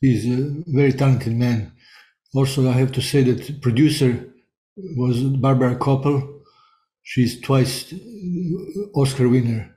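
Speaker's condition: Parkinson's disease; symptoms improved

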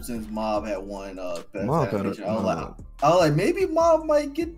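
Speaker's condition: No condition

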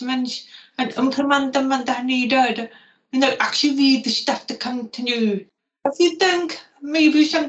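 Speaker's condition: Profoundly deaf; profound deafness

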